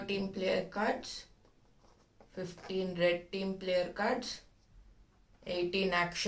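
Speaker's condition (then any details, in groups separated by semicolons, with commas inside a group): No condition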